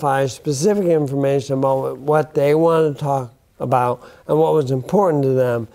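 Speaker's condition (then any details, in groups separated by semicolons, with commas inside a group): Bulbar onset ALS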